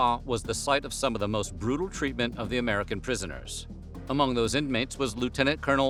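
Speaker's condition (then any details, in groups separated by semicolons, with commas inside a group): No condition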